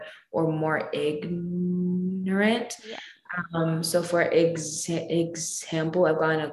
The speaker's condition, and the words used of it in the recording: Stuttering. So I will pseudo stutter, which is where I'm basically mimicking my own stutter.